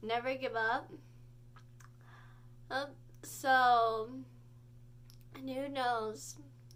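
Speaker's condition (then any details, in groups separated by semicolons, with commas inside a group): Cerebral palsy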